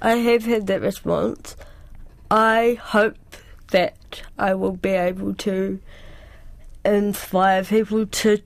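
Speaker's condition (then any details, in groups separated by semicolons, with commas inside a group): Cerebral palsy; cerebral palsy since childhood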